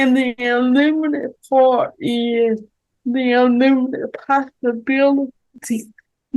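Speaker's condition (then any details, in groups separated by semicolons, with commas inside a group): Cerebral palsy; mild form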